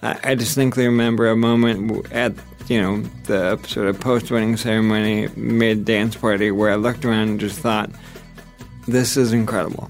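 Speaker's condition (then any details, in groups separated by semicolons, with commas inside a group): ALS; progressing slowly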